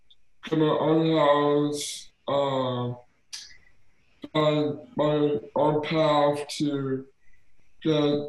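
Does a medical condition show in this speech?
Yes: Down syndrome.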